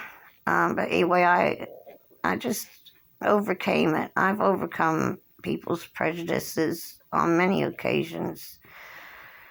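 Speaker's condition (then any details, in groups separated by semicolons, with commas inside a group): Cerebral palsy; since birth, hand tremors; age 57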